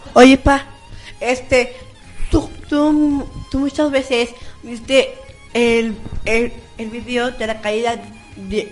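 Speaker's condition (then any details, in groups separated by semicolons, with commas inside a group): Down syndrome; congenital, boy of about thirteen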